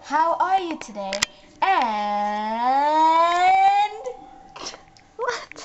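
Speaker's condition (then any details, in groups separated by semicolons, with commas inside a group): No condition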